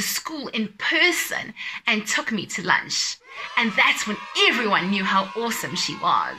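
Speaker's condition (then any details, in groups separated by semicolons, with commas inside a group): No condition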